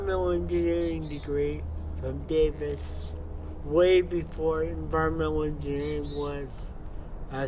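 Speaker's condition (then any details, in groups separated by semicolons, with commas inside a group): Cerebral palsy; from birth, wheelchair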